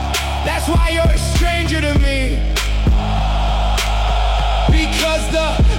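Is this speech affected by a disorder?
No.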